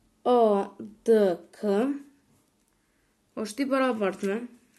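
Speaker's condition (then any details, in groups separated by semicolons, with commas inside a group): No condition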